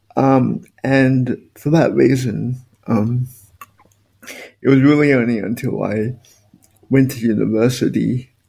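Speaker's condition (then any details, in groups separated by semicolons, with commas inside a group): Spastic quadriplegic cerebral palsy; all four limbs affected, motorized wheelchair as main mobility aid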